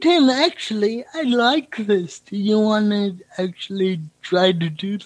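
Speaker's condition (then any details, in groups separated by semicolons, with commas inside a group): Cerebral palsy; speaking time predictable on stage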